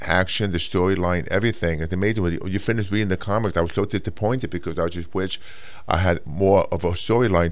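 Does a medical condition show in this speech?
Yes: hearing loss; congenital hearing loss, about 80%, two hearing aids whole life; severe speech impediment from childhood, Mr. Universe interview in Geneva unusable, worked changing speaking and voice.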